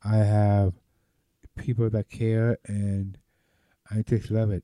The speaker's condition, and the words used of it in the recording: Down syndrome. Stuff I do need help with is communicating, you know, more, like, at work.